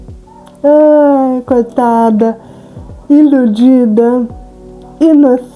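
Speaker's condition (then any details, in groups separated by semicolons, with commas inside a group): Cerebral palsy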